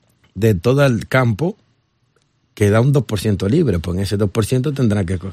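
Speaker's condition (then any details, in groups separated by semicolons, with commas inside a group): No condition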